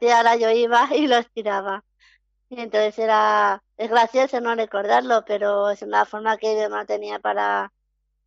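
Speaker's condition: Down syndrome; interviewed by telephone

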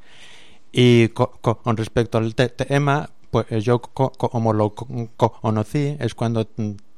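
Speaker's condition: Stuttering; blocks and repetitions, audible stuttering while speaking on radio; repeated sounds

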